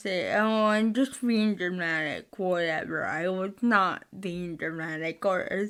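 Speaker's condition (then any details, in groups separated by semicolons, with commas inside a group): Spastic cerebral palsy, mixed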